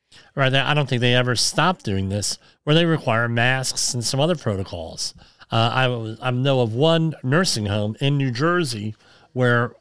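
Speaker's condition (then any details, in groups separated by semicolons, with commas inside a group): Cleft lip and palate; present since childhood; severe speech impediment while growing up, implied much improved now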